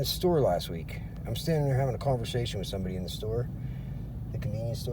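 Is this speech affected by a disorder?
No.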